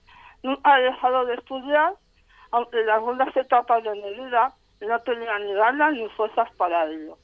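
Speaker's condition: Moebius syndrome, congenital facial paralysis; difficulty pronouncing labial sounds b, swallowing difficulty with choking risk

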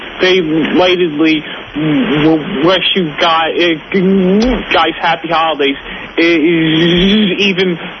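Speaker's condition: Stuttering; words slow to get out, one-second voicemail message stretched to about 39 seconds; repeated sounds, prolonged sounds, blocks

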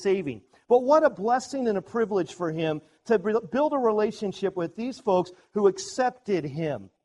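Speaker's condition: No condition

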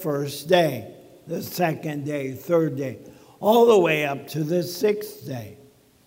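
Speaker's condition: ALS; talking funny

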